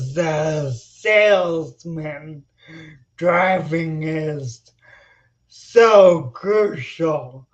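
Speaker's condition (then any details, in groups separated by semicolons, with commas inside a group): Spinocerebellar ataxia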